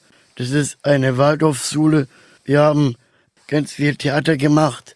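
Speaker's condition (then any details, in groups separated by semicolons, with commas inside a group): Down syndrome; trisomy 21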